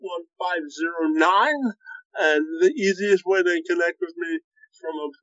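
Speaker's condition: Cerebral palsy, spastic quadriplegia

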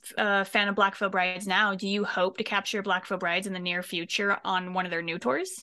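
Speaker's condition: No condition

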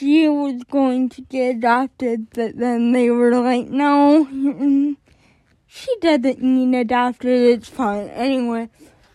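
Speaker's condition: Cerebral palsy; born addicted

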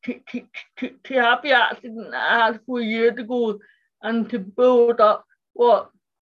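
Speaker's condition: Cerebral palsy; accident injuries four years ago, painful leg, struggles walking, on medication, no longer breathless

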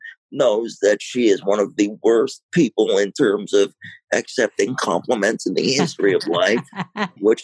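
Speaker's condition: Cerebral palsy, mild; lungs collapsed three days after birth, lack of oxygen, bleeding in one brain area, incubator nine weeks, lifelong wheelchair

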